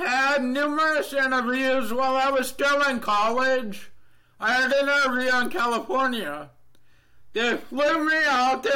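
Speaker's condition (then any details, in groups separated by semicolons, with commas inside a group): Deafness, Neurofibromatosis Type 2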